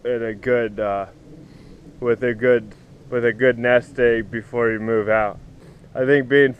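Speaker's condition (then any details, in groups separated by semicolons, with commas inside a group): Cerebral palsy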